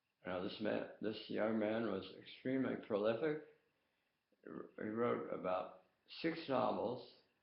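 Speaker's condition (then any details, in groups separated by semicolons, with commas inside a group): Tongue cancer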